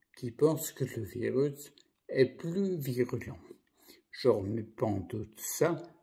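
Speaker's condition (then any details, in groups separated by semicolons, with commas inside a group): Primary progressive multiple sclerosis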